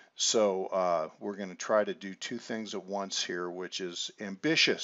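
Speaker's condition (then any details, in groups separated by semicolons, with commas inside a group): No condition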